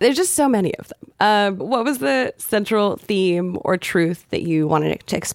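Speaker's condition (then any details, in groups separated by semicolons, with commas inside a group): No condition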